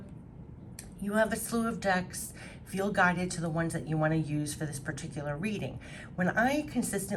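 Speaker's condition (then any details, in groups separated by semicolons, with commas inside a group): No condition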